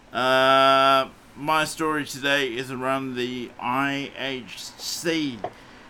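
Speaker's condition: Cerebral palsy; morphine not allowed after it

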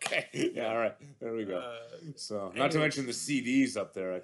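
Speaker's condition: No condition

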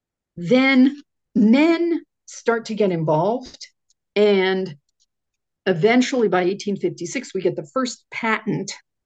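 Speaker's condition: No condition

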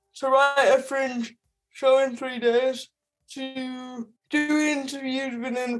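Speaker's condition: Speech impediment; self-conscious about speech

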